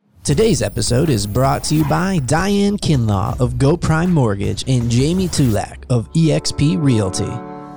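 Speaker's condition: No condition

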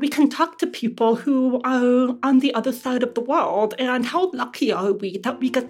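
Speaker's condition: Deafness; relies on lip reading

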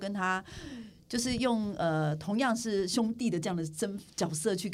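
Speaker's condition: No condition

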